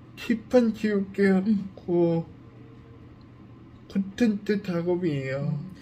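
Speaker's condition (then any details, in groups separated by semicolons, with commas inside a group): Cerebral palsy; brain lesion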